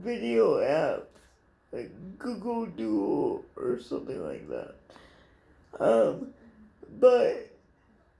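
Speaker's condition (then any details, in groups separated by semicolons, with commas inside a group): Cerebral palsy; from birth, all body parts, dystonia in hands; speech somewhat affected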